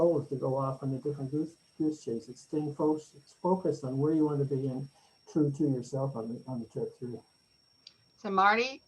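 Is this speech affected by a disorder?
No.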